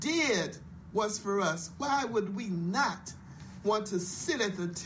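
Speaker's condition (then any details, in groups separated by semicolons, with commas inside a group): No condition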